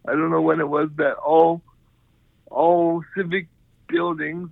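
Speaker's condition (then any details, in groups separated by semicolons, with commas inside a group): Cerebral palsy; from birth, lifelong, power wheelchair, cannot walk, only left hand usable; uses voice very well, Siri voice texting on iPhone works with practice, sometimes misrecognized words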